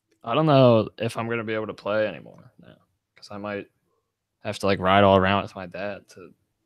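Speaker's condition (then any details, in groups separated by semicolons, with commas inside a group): No condition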